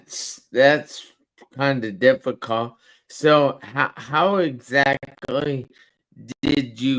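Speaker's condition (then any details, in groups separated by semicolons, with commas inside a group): Traumatic brain injury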